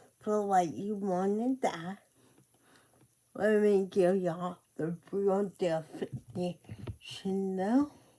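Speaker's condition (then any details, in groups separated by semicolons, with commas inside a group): Cerebral palsy; speech affected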